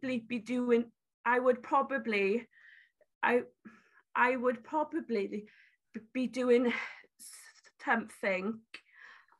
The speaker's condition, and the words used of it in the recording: Stuttering. I wasn't like passionate uh, about because I have a stutter and every day is a challenge anyway.